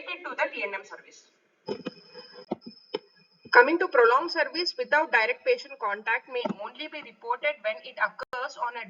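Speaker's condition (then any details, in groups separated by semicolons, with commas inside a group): No condition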